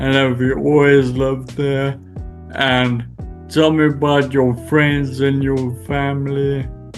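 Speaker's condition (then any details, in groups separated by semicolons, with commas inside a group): Friedreich's ataxia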